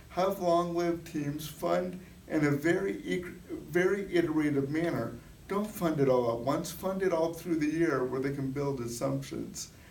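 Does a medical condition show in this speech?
Yes: cerebral palsy.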